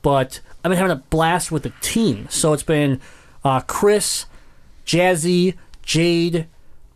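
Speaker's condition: Cleft palate; congenital cleft palate

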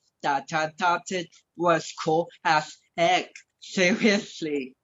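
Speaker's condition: Cerebral palsy; speech, wheelchair

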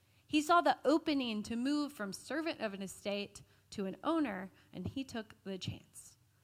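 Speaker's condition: No condition

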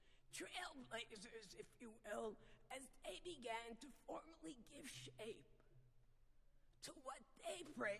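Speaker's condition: Vocal dysphonia; noticeably sultry voice, not painful, lost singing ability, still able to speak

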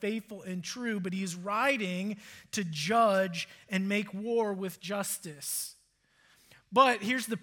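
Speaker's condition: No condition

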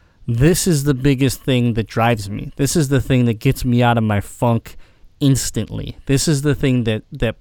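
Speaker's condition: Cleft palate; congenital cleft palate

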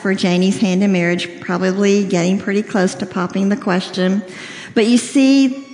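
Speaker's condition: Cleft lip and palate, severe

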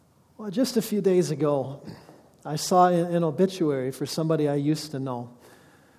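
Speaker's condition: No condition

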